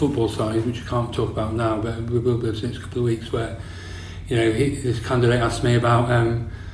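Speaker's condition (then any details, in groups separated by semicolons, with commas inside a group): Parkinson's disease; no cure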